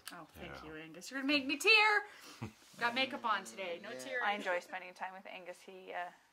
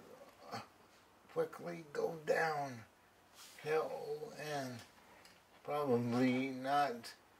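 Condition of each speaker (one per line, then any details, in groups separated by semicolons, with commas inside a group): No condition
Cerebral palsy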